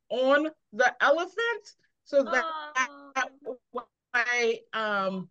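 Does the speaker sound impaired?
Yes: aphasia after stroke; trouble with mental arithmetic, walking difficulty after stroke; over a year since stroke; fluent with frequent 'you know' fillers, restarts, trailing unfinished sentences.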